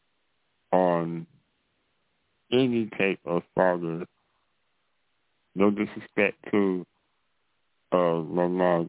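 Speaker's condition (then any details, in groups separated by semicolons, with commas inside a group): Muscular dystrophy; diagnosed age 5 by biopsy, progressive muscle weakness, never crawled, childhood falls, prognosis to age 12; voice sounds kind of distorted due to trach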